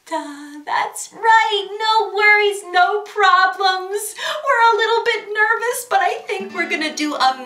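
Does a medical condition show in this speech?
No.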